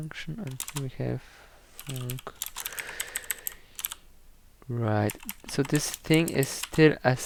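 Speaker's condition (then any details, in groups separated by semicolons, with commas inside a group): No condition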